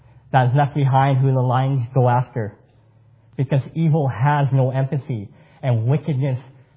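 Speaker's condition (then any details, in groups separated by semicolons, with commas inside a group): Cleft palate; congenital cleft palate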